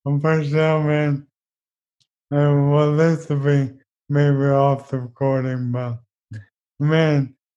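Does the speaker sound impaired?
Yes: ALS; young onset, progressive neurodegenerative, speech and eventually breathing.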